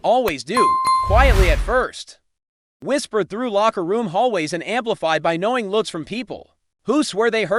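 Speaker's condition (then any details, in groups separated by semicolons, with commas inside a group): No condition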